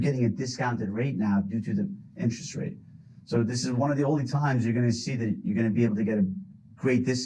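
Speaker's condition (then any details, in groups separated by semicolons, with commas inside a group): No condition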